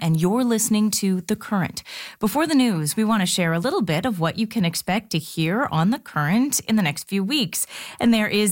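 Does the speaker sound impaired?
No.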